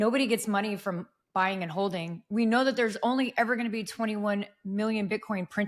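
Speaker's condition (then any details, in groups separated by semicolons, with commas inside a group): No condition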